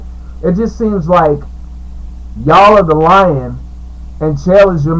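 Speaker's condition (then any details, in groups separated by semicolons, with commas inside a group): No condition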